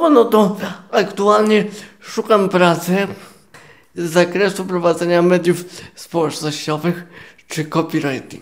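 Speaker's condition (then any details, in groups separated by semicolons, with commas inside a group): Cerebral palsy, quadriplegic; four-limb involvement, born premature at seven months, six weeks in incubator, wheelchair user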